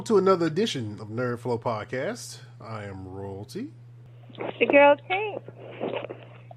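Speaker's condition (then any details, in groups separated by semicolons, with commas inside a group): No condition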